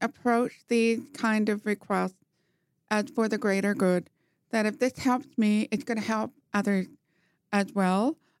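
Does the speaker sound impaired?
Yes: profound hearing loss, congenital, bilateral; congenital profound hearing loss both ears, hearing aid right ear only, no fire alarm heard without it; talks very well despite profound hearing loss, did not talk until age four.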